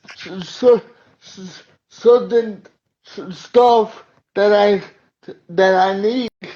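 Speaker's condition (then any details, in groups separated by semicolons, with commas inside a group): Cerebral palsy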